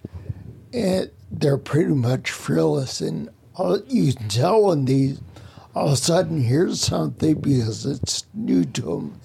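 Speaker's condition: Spinocerebellar ataxia; rare neuromuscular disease, mobility challenged, noise-induced anxiety; speech impediment

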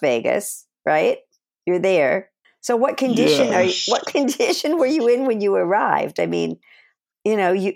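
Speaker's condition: No condition

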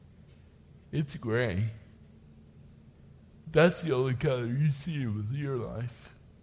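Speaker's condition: Cerebral palsy; types instead of handwriting

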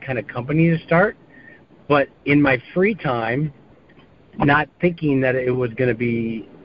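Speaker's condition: No condition

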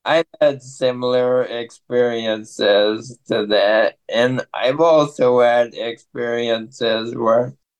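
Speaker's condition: ALS, limb onset

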